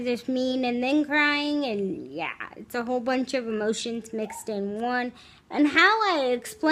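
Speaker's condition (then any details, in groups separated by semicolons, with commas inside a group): Cerebral palsy, spastic, severe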